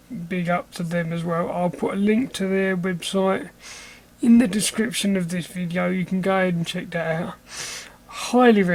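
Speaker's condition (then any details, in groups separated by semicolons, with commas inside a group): Cerebral palsy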